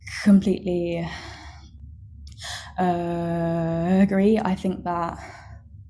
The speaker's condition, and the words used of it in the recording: Stuttering. I use a speech technique, which is all about my breathing.